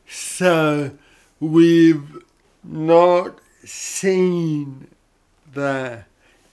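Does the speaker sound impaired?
Yes: cerebral palsy; brain damage at or around birth, affects coordination and muscle control of whole body; odd sort of voice.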